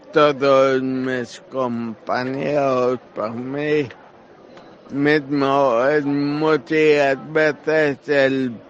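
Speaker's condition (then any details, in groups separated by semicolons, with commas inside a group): Cerebral palsy; fairly normalized daily life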